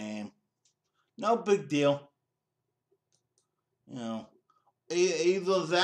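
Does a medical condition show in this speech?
Yes: cerebral palsy.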